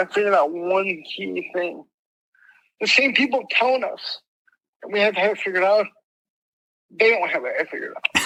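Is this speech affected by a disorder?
Yes: mild cerebral palsy; speech impediment.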